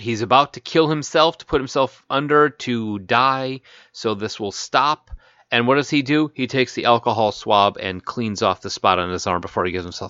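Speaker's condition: No condition

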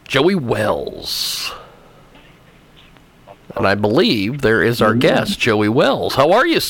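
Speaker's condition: No condition

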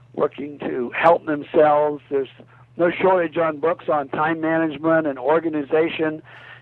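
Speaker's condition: No condition

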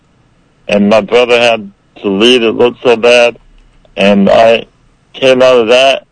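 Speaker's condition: Muscular dystrophy, rare form

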